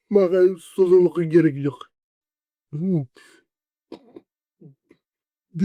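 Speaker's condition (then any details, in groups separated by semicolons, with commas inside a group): Cerebral palsy; 40 years with condition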